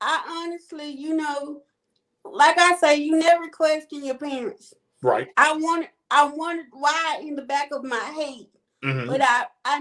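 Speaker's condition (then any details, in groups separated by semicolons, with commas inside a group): Cerebral palsy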